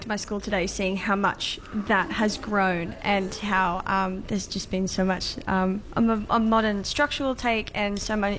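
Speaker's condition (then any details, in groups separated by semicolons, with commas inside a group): Cleft palate; congenital cleft palate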